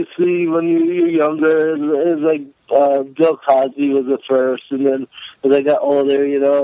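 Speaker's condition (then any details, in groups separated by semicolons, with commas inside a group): Cerebral palsy; may sound drunk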